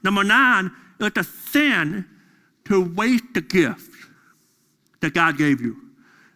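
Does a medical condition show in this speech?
Yes: deafness; deaf during school years.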